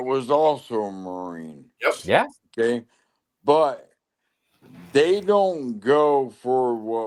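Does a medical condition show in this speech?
Yes: lou Gehrig's disease (ALS).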